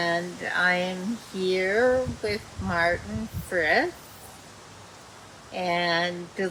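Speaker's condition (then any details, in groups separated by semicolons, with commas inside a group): Dysarthria; speech worsening, still communicates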